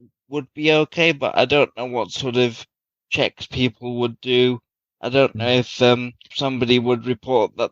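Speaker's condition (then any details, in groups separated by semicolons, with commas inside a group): Cerebral palsy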